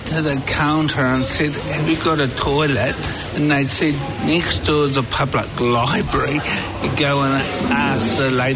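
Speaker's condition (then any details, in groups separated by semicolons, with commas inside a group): Cerebral palsy; described as pretty able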